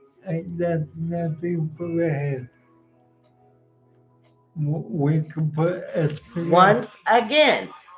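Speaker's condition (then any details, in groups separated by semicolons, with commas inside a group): Cerebral palsy; speech noticeably affected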